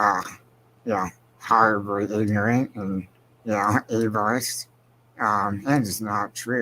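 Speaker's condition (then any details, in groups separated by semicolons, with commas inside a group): Spinal muscular atrophy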